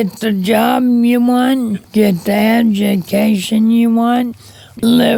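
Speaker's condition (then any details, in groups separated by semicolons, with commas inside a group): Cerebral palsy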